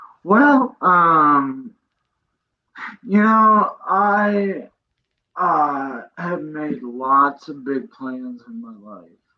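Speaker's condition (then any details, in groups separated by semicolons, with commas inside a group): Cerebral palsy; present from birth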